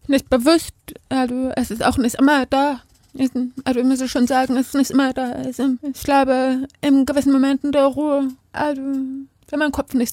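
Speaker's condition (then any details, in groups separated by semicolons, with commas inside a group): Deafness; lip-reads hosts without interpreter, cannot hear podcast, wears Zupack bass backpack at home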